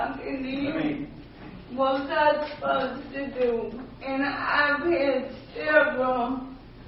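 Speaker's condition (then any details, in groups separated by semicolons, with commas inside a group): Cerebral palsy; condition affects how speaker talks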